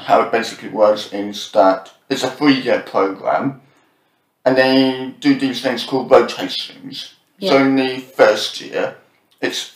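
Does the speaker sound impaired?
Yes: profound deafness with cochlear implants, born profoundly deaf, cochlear implants; congenital profound deafness, no hearing until first cochlear implant at age 2, only one implant allowed then; speaks fairly clearly after smooth speech therapy, speech not always this clear.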